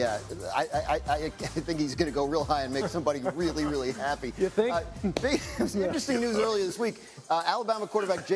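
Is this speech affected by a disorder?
No.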